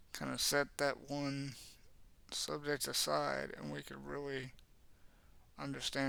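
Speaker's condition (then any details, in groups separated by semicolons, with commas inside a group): Cerebral palsy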